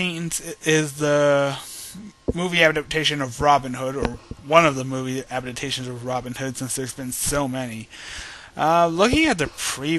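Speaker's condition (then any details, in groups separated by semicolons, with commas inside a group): No condition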